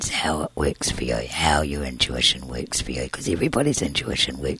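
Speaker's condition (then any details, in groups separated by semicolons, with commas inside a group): Tracheostomy and scarred vocal cord, laryngeal cysts, surgical vocal cord scarring; congenital laryngeal cysts, tracheostomy 3 weeks to 15, reinserted 18, cyst surgery 20 Green Lane Hospital; voice sounds different, presses on tracheostomy tube, later surgery left voiceless eight months, used voice machine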